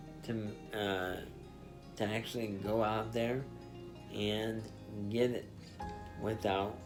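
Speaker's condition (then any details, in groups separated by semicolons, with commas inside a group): Spastic diplegia cerebral palsy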